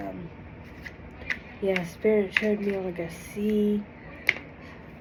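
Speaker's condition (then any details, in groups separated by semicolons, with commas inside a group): Cerebral palsy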